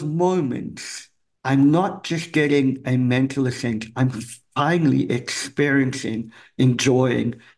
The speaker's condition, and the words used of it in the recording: Cleft palate. I was born with a cleft palate, which impacts my ability to speak and my ability to hear